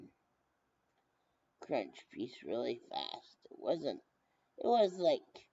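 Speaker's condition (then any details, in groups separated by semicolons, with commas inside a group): Brain injury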